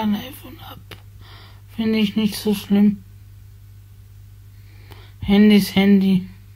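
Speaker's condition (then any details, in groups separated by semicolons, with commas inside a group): Spasticity from birth; multiple sclerosis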